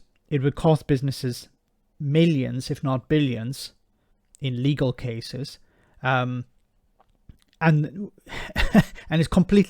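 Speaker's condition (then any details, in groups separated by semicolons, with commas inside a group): No condition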